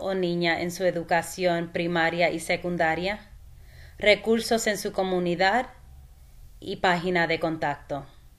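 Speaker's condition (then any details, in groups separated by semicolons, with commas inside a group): No condition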